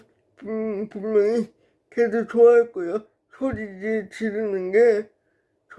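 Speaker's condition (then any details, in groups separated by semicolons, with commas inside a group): Brain lesion disability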